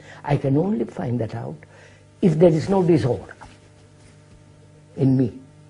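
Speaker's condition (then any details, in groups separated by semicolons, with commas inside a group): No condition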